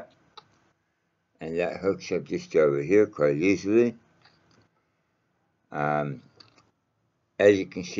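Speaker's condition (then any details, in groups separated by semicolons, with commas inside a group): Mouth cancer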